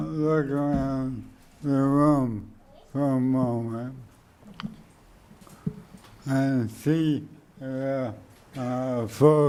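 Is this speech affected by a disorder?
Yes: motor neuron degeneration.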